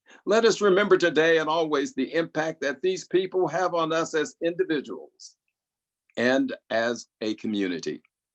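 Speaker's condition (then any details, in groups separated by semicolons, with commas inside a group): No condition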